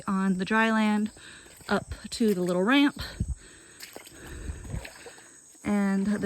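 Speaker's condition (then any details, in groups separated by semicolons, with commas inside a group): No condition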